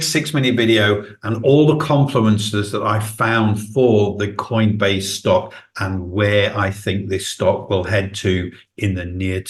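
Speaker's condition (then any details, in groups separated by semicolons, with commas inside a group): No condition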